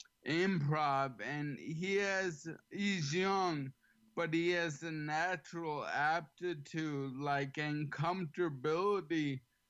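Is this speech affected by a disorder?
Yes: ALS; slightly slurred, has to slow down.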